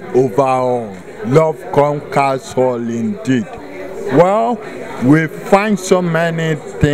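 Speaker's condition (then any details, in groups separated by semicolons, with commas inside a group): Cerebral palsy; affects movement and muscle tone; adult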